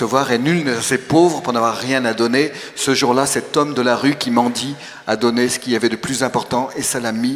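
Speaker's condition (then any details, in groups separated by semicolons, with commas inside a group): No condition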